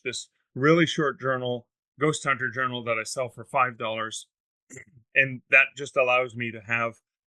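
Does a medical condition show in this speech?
No.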